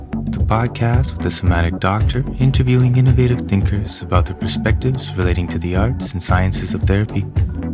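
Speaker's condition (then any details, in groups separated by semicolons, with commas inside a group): No condition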